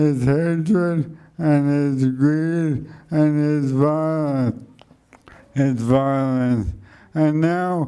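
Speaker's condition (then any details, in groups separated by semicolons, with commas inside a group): Motor neuron degeneration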